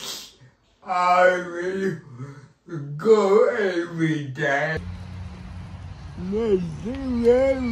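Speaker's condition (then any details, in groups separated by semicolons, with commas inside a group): Cerebral palsy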